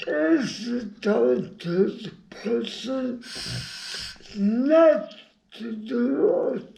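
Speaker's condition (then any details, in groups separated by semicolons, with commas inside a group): Brain injury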